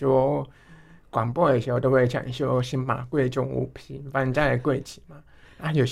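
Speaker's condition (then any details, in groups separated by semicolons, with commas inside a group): Hearing loss, enlarged vestibular aqueduct; occasional vertigo, now more stable, struggles to hear in class, classmates interpret or write, avoids phone work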